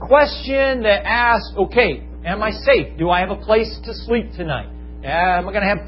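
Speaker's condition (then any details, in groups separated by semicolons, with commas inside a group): No condition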